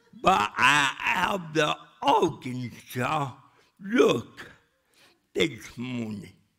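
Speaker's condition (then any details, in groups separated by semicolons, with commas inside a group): Cerebral palsy; speech still affected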